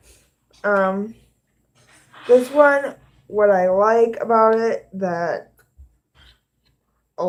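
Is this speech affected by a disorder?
Yes: cerebral palsy; both hands affected.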